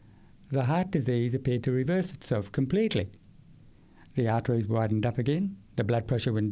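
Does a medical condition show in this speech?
Yes: profound deafness; profound deafness acquired at age 8 after language acquisition, not born deaf; speaks orally, language acquired before hearing loss.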